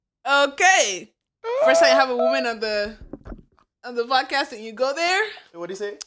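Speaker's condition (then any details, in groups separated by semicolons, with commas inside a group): No condition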